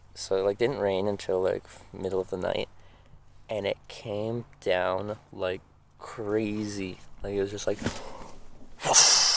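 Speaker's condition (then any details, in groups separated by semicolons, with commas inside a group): No condition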